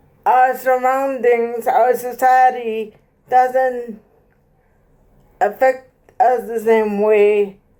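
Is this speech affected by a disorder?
Yes: cerebral palsy; present from birth.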